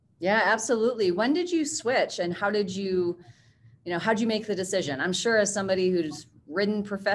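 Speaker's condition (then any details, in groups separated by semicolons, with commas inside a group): No condition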